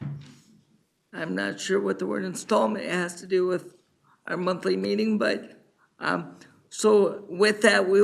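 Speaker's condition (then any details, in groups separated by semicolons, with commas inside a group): Cerebral palsy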